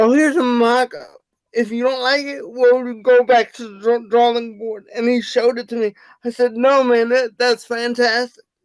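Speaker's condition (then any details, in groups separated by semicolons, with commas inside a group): Cerebral palsy; wheelchair user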